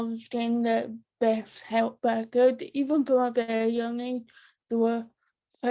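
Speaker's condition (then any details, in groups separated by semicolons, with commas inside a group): Cerebral palsy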